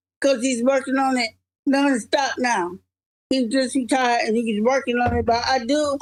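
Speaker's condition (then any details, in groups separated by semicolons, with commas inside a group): Cerebral palsy; present from birth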